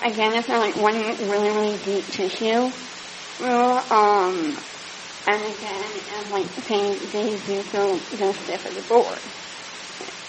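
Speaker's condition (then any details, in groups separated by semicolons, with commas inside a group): Speech impediment; may need to be asked to repeat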